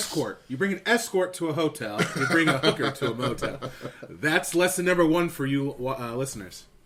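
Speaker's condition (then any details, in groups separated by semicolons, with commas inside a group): No condition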